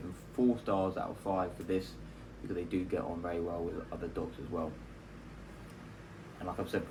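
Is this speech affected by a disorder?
No.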